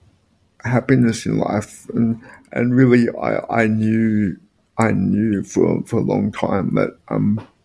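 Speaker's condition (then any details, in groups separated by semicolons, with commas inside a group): Spastic quadriplegic cerebral palsy; motorized wheelchair as main mobility aid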